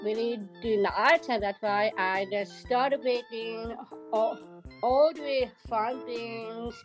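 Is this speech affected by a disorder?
Yes: Down syndrome; present from birth.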